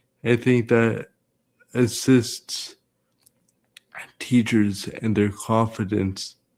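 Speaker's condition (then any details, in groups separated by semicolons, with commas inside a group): Cerebral palsy; present from birth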